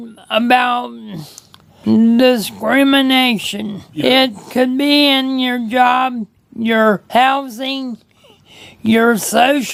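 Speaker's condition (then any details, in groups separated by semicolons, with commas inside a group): Cerebral palsy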